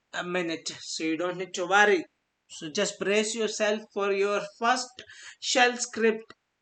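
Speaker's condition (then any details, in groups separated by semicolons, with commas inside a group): No condition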